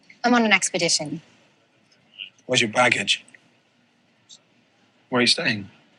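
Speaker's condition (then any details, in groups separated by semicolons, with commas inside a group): No condition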